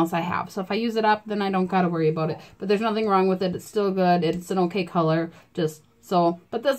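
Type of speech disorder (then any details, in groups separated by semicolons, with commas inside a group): None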